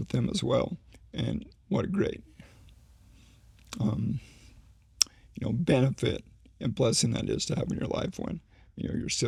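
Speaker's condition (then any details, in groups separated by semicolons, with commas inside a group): ALS; needs voice rest during conversation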